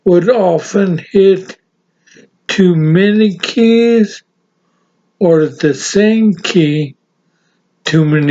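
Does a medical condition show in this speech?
Yes: severe brain injury; severe, ataxia.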